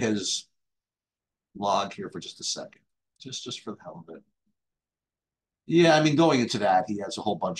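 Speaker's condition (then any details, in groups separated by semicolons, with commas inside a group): No condition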